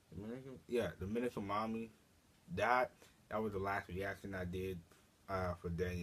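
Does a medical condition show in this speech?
No.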